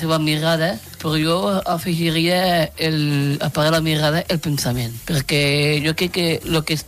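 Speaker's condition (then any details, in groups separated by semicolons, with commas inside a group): Down syndrome; trisomy 21, genetic, three copies of chromosome 21, intellectual disability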